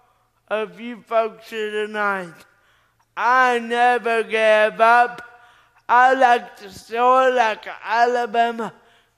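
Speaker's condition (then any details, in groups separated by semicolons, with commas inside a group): Cerebral palsy; allow straightening arm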